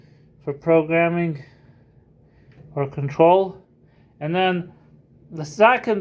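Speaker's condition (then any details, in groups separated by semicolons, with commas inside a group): No condition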